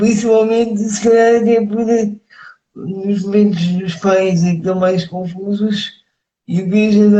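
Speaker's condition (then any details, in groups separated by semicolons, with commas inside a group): Cerebral palsy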